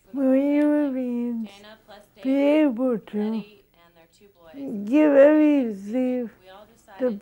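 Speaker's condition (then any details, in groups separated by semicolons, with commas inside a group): Cerebral palsy; severe speech impediment, hard to understand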